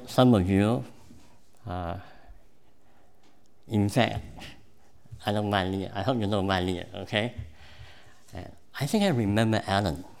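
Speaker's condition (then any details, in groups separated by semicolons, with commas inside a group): Cleft palate; congenital cleft palate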